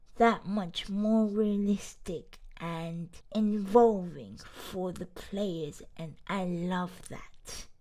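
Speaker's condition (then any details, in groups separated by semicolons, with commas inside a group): Cerebral palsy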